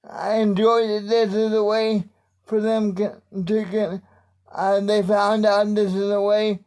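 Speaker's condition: Cerebral palsy; wheelchair user

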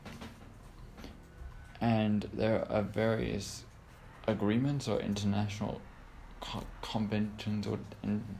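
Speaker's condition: Cerebral palsy; cerebral palsy since birth

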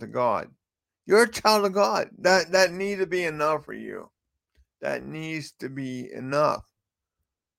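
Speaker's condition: Cerebral palsy; affects walk and speech

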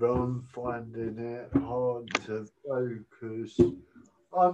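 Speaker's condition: Cerebral palsy; considering Amazon headset microphone to free hands for walking stick on stage

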